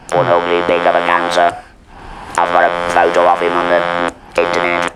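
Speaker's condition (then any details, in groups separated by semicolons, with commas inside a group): Laryngeal cancer with laryngectomy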